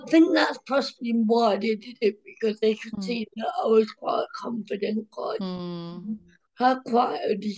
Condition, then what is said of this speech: Cerebral palsy. I experienced my first discrimination at work, because one of the other workers used to mimic the way that I speak.